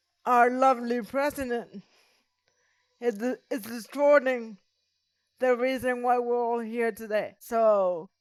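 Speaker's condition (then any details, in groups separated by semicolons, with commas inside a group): Cerebral palsy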